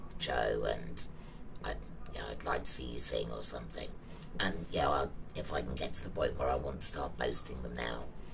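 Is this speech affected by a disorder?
Yes: laryngectomy; terminal stage 4 cancer, radiotherapy, radioiodine, three surgeries.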